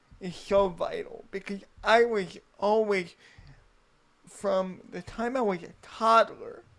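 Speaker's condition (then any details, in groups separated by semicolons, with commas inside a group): Cerebral palsy; wheelchair user all life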